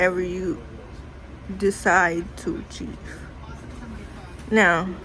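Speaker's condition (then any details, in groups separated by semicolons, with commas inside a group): Cerebral palsy; sounds out of breath after therapy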